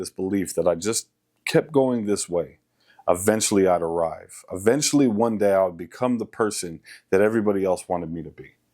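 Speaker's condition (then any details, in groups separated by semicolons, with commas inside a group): No condition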